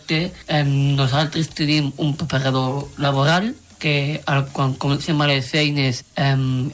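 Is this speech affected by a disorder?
Yes: Down syndrome; genetic, three copies of chromosome 21 instead of a pair, intellectual disability; about 30 years old.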